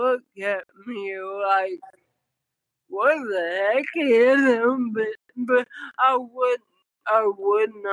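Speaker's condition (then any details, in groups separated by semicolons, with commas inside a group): Cerebral palsy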